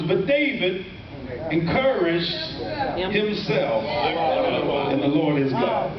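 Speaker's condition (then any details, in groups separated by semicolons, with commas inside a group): No condition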